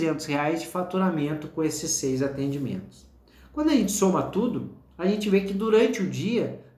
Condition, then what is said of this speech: None; typical speech.